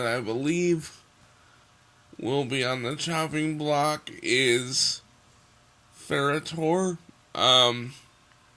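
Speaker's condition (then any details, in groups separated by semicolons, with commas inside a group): Cerebral palsy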